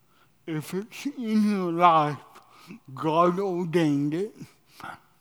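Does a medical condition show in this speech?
Yes: cerebral palsy.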